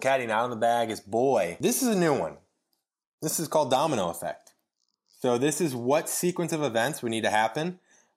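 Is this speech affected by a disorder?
No.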